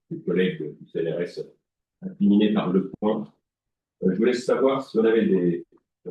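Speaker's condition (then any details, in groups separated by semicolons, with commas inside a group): No condition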